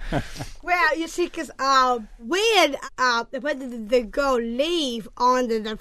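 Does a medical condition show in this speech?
Yes: Down syndrome; from birth, delivering doctor concerned at once, diagnosis confirmed about 2 weeks after birth.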